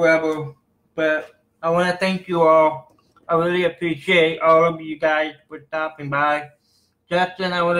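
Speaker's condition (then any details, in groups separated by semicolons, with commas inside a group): Cerebral palsy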